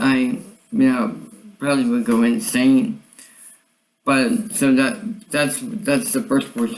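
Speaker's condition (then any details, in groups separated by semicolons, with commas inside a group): Cerebral palsy; voice sound affected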